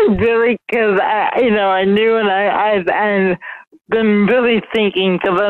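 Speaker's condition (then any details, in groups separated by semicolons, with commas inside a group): Mild cerebral palsy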